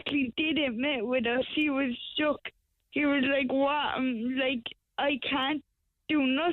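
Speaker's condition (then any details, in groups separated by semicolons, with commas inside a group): Cerebral palsy; wheelchair user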